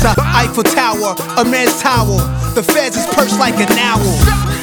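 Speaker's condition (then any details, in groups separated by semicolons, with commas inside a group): No condition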